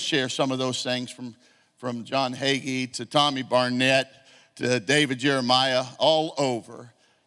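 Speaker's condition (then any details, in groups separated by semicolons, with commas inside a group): No condition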